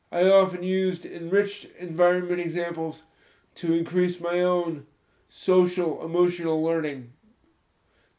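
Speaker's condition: Spastic cerebral palsy, moderate

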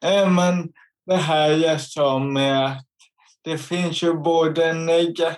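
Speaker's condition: Cerebral palsy; involuntary jerks

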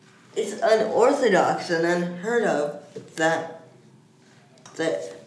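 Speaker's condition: Cerebral palsy; age 12, almost 13, uses wheelchair

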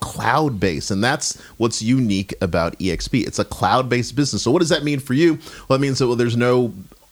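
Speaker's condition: No condition

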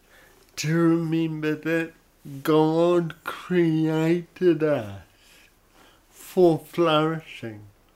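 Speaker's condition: Cerebral palsy; odd sort of voice

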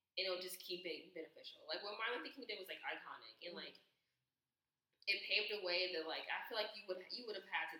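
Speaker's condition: No condition

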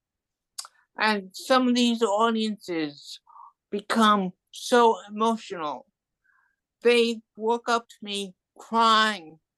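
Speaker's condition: Cerebral palsy and hearing loss; adult

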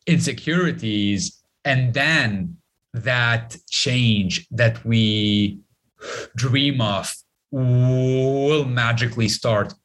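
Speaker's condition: Stutter; repeated fillers such as eh; prolonged sounds, blocks

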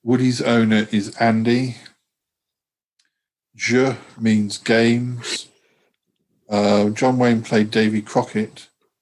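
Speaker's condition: No condition

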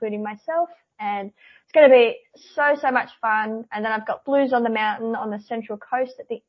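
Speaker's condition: Cleft palate; congenital cleft palate, no palate roof at birth, repair surgeries at 18 months, palate later stretched; palate not closing correctly before revision, now projects with ease, more singing control

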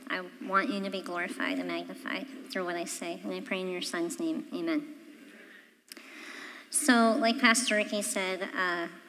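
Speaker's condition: Cleft palate; congenital

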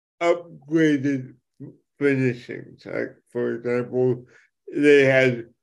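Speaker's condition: Cerebral palsy; affects speech

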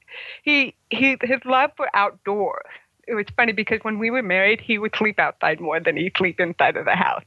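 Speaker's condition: Congenital hearing loss, congenital, about 75% hearing loss; cannot hear motorcycle engine or tires, relies on other cues to shift gear

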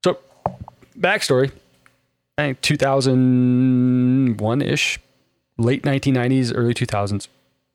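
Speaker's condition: No condition

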